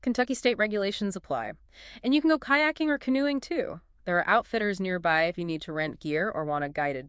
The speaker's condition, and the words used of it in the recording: No condition.